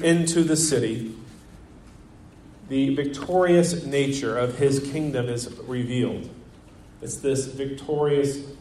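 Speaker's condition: No condition

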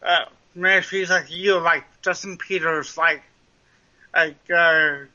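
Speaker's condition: Cerebral palsy, mild; sounds like Wendy's drive-through speaker box

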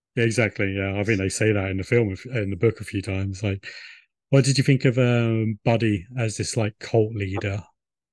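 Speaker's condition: No condition

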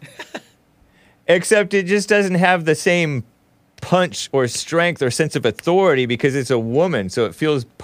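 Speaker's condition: No condition

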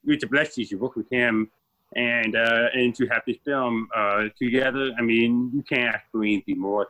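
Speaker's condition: Deafness, born deaf

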